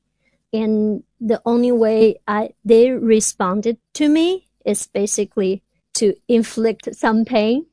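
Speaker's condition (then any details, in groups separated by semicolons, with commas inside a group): Stuttering; stutter since childhood in rural China, hidden about 30 years, no school speech therapist, harsh parents; speech therapy with Dr. Merson at local hospital, support groups, still stutters, stutters openly; blocks, once 2-minute total block and silence in US grad presentation, couldn't get word out; prolonged sounds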